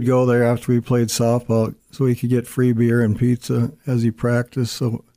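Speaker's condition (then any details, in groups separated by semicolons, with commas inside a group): Parkinson's disease; uses walker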